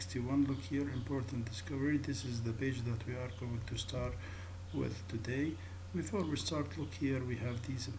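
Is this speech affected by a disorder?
No.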